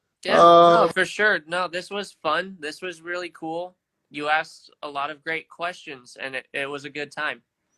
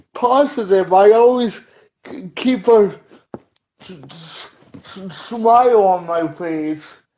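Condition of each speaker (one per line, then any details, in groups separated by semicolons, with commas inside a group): No condition
Cerebral palsy; uses wheelchair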